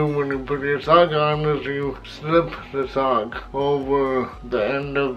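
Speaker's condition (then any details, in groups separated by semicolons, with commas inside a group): Cerebral palsy; voice differs from others'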